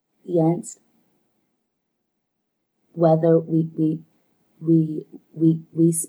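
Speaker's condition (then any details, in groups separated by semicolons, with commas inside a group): Stuttering; repeated words, prolonged sounds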